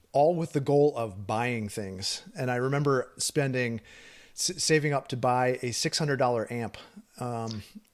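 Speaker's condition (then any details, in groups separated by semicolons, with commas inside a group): No condition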